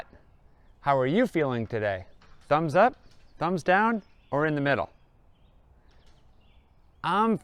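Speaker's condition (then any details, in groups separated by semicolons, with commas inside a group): No condition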